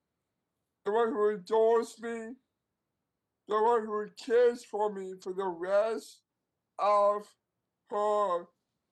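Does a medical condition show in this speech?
Yes: Down syndrome; diagnosed before birth, lifelong.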